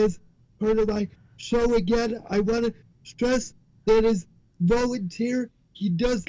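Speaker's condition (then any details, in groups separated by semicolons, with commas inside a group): Cerebral palsy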